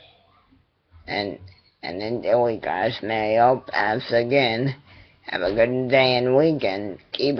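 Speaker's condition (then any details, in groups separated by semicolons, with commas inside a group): Cerebral palsy; attending therapy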